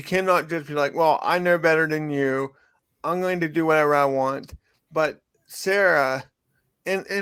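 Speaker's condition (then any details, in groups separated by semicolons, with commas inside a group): Cerebral palsy; from birth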